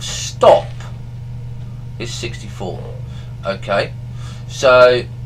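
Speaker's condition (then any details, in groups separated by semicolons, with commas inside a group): No condition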